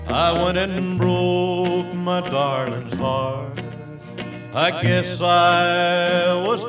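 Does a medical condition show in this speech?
No.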